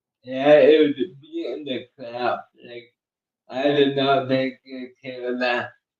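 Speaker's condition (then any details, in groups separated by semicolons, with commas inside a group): Cerebral palsy; uses one hand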